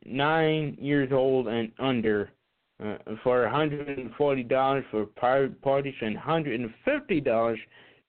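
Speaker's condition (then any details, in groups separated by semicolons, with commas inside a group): Cerebral palsy; visible to casting agents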